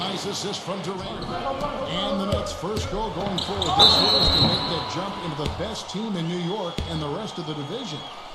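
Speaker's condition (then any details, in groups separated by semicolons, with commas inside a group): No condition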